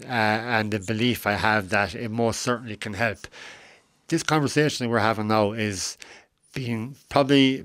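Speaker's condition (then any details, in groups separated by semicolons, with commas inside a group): Cleft lip and palate; facial difference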